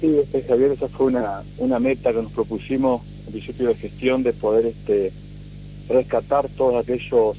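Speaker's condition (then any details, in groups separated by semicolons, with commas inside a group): No condition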